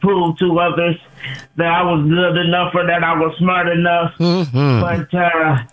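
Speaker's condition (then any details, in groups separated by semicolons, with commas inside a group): Cerebral palsy; since birth, uses wheelchair, performs from wheelchair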